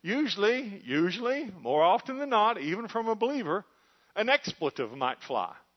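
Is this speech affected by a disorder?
No.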